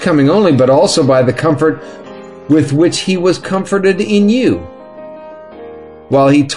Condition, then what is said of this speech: None; typical speech.